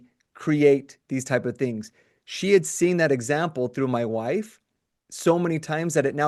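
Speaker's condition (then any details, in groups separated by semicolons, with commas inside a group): No condition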